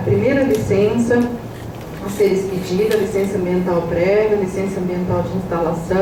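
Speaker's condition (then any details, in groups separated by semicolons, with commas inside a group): No condition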